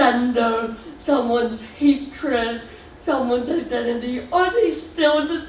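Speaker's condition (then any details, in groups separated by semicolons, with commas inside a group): Cerebral palsy; body movement difficult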